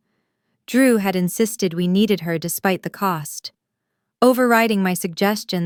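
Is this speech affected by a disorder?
No.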